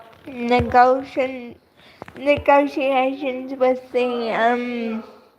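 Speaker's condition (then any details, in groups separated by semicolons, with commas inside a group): Cerebral palsy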